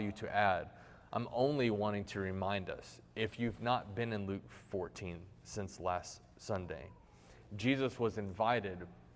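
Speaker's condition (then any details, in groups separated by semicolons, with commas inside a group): No condition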